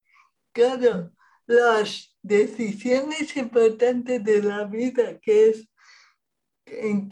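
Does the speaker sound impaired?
Yes: cerebral palsy; present at least 40 years.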